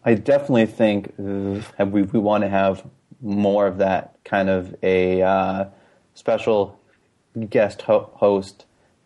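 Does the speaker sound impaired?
Yes: stuttering; formerly on receiving end of stuttering support groups, NSA local chapters; talks more freely about and advertises stuttering, less ashamed since joining Stutter Social hangouts; here repeated sounds, repeated words.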